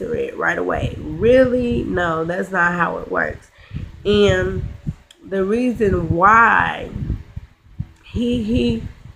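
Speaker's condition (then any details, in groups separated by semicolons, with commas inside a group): Cerebral palsy, spastic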